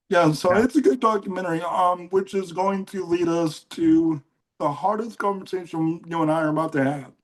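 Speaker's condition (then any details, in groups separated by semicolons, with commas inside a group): Cerebral palsy; mild case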